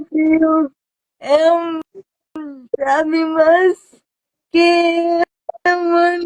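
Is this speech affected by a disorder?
Yes: cerebral palsy.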